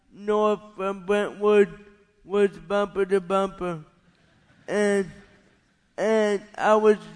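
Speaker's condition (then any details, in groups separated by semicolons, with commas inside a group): Cerebral palsy; caused by parents' lifestyle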